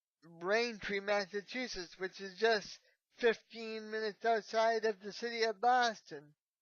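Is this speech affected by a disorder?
Yes: cerebral palsy.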